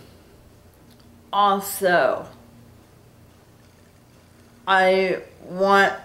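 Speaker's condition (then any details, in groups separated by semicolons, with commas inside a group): Cerebral palsy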